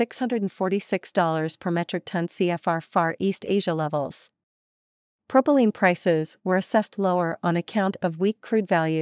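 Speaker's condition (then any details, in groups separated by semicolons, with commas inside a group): No condition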